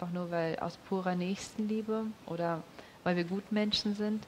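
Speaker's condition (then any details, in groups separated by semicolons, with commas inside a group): No condition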